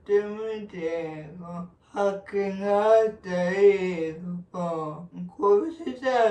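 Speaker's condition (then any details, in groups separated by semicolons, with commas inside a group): Cerebral palsy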